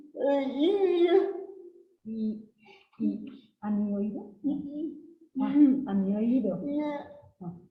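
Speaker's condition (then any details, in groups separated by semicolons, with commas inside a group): Cerebral palsy; since birth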